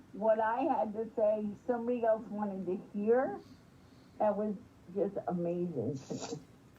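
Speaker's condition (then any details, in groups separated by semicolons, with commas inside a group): Spastic quadriplegic cerebral palsy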